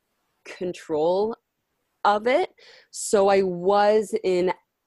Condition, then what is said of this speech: Stuttering. But then if I whisper and speak to an adult, I might stutter, but it's less likely during a whisper.